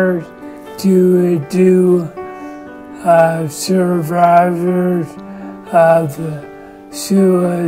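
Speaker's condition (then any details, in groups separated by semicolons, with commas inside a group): ALS; speech onset; losing clear speech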